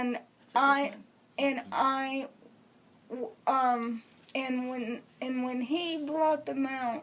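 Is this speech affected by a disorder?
Yes: cerebral palsy; congenital, uses wheelchair.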